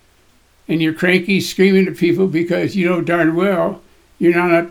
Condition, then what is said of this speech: Parkinson's disease. So I'm dealing with Parkinson's disease, so my voice shakes, I shake, I'm all over the place, but you guys are just going to have to put up with it.